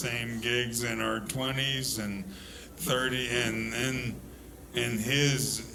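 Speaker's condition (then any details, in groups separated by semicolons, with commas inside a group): ALS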